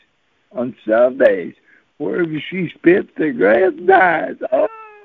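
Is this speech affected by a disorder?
Yes: cerebral palsy; since birth.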